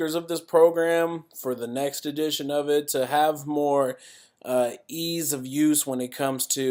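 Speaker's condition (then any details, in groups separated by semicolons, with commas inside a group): No condition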